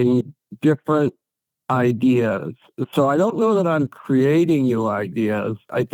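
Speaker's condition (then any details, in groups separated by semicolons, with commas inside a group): ALS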